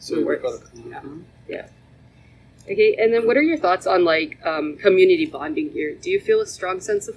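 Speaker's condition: No condition

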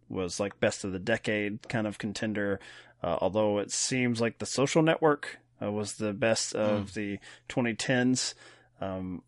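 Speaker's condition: No condition

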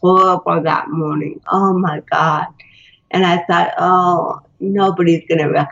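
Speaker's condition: Cerebral palsy; botox

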